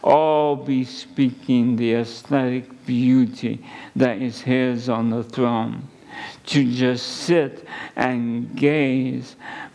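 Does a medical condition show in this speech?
Yes: ALS; under neurologist care.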